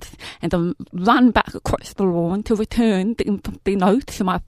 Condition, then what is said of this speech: Deafness. I'm profoundly deaf, so that means I rely on lip reading extensively to communicate with you, and I speak, but I've been taught to speak